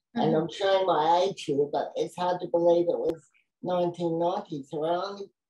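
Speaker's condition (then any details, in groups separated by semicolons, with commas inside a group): Cerebral palsy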